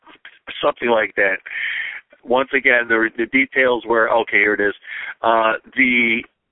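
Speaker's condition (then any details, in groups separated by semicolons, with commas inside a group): No condition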